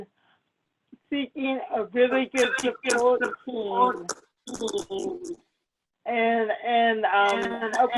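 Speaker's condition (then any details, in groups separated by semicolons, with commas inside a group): Cerebral palsy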